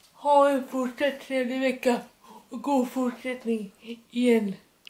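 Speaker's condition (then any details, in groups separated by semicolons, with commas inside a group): Dyskinetic cerebral palsy; dyskinetic form, severe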